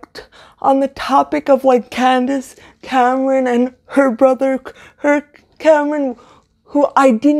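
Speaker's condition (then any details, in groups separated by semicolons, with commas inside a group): Cerebral palsy, severe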